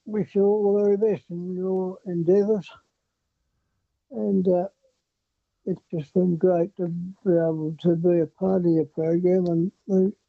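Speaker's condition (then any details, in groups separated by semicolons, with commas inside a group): Parkinson's disease; described as not easy to contend with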